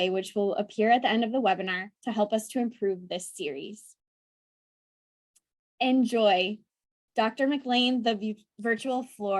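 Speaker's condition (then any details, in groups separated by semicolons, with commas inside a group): No condition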